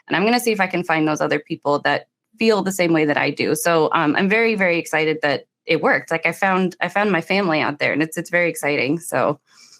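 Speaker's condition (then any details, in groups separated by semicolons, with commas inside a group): No condition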